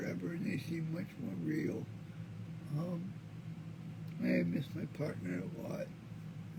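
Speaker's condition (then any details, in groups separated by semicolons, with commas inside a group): Cerebral palsy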